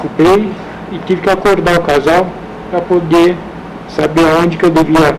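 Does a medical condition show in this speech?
No.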